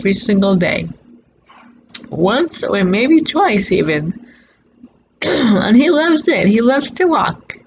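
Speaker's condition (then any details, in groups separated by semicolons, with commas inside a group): Cerebral palsy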